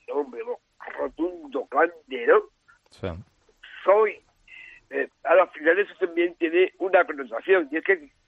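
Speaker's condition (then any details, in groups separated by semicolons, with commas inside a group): Down syndrome; trisomy 21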